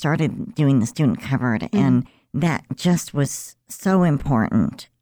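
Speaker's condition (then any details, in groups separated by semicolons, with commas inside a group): Cleft lip and palate; congenital, present since birth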